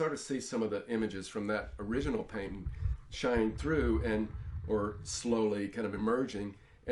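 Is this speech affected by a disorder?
No.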